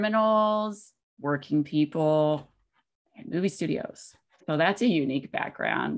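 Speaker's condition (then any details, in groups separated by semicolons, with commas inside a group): No condition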